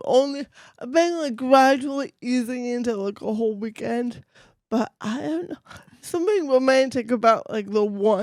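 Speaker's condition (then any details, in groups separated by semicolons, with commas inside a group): Cerebral palsy; very mild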